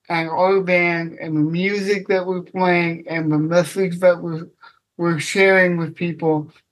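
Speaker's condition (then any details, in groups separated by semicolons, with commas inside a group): Cerebral palsy; self-conscious about speech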